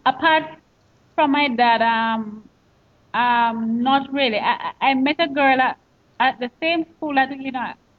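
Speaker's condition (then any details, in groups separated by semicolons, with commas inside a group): Stuttering; stuttering since childhood, familial, father Thomas and an aunt stutter, only one of father's seven children affected; stutters on own first name, uses substitute name, stutters more when upset, feels panic when stuttering; repeated sounds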